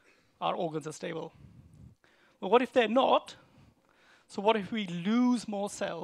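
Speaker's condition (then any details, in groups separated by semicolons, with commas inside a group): No condition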